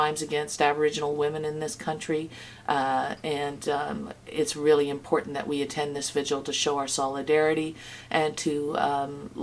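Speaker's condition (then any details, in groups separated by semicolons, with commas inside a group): No condition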